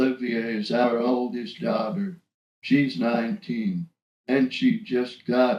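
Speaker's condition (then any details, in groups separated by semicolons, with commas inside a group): ALS (Lou Gehrig's disease), speech-generating device; ALS, spread to right arm then legs; onset three and a half years ago, no hand use, eye-controlled wheelchair; speaks only via eye-gaze device with banked voice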